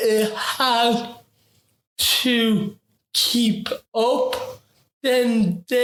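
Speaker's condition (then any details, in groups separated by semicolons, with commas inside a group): Ataxic cerebral palsy; affects talking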